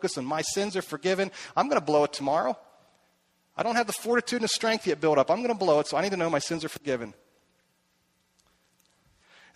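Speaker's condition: No condition

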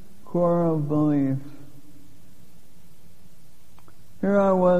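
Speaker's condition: Lou Gehrig's disease; given 3 to 5 years to live

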